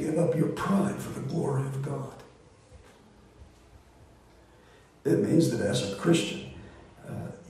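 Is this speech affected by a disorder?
Yes: voice disorder; not contagious.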